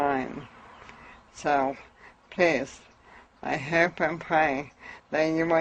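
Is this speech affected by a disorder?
Yes: amyotrophic lateral sclerosis.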